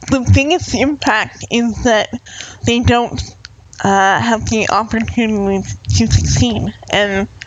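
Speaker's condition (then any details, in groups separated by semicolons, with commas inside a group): Cerebral palsy; uses wheelchair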